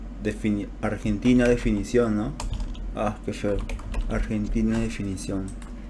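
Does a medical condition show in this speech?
No.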